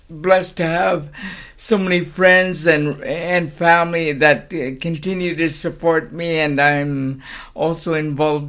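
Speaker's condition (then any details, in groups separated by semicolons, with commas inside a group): Cerebral palsy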